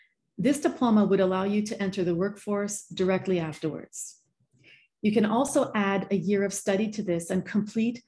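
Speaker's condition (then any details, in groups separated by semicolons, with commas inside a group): No condition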